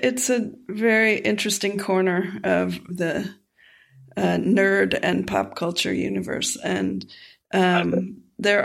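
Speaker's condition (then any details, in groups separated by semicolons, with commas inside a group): No condition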